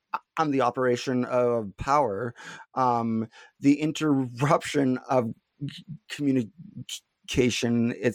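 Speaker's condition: Stuttering; little stuttering currently; prolonged sounds, blocks

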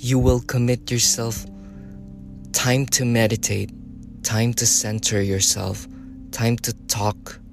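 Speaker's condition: No condition

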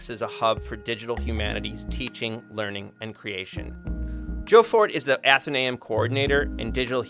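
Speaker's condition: No condition

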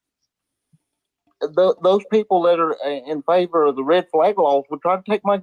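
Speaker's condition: Cerebral palsy; spastic diplegia from birth

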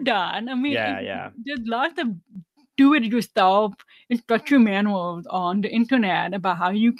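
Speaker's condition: Deafness, severe; about 99% hearing loss, lifelong hearing aids, no cochlear implant, relies on lip reading, no signing

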